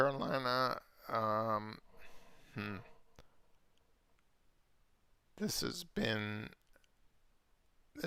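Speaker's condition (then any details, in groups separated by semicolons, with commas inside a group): Multiple sclerosis; slowed words, prolonged talking difficult, voice affected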